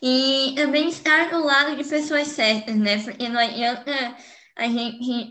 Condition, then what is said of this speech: Cleft palate. E claro que a minha voz ainda tem muito para melhorar, mas eu vejo que se não fosse a